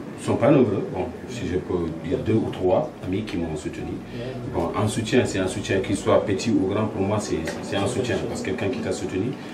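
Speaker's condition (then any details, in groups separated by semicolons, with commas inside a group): No condition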